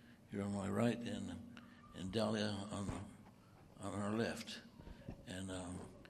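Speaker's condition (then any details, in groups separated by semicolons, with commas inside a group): Parkinson's; over 14 years since onset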